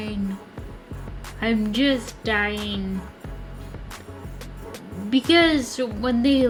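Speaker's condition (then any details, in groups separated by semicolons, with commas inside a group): Friedreich's ataxia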